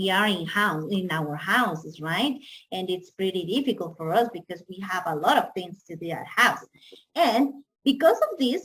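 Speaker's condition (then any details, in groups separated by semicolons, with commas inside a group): No condition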